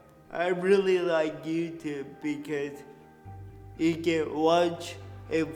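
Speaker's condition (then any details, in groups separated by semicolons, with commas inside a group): Cerebral palsy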